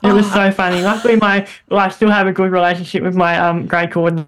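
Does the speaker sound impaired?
Yes: bilateral cleft lip and palate; congenital bilateral, many operations from 3 months, hip bone graft to mouth, pharyngeal flap throat operation; young adult, speech therapy throughout life, still cannot say th sound well; childhood voice squeaky, very airy and nasal, th and sh sounds hard, much improved.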